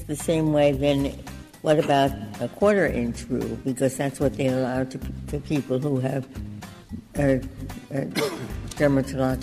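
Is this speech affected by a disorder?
No.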